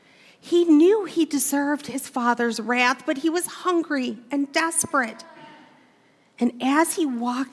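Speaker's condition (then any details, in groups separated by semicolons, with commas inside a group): No condition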